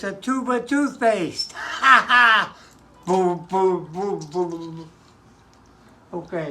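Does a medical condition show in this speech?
Yes: Parkinson's.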